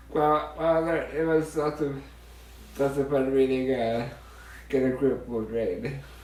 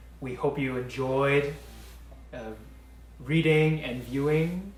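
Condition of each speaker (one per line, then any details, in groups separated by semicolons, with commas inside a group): Duchenne muscular dystrophy
No condition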